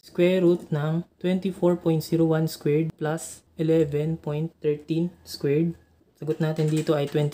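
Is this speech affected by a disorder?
No.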